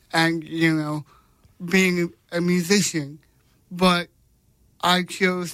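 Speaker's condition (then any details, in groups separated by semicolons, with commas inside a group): Cerebral palsy; congenital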